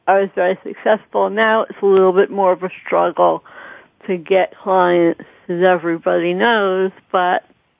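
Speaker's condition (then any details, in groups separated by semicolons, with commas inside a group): Cerebral palsy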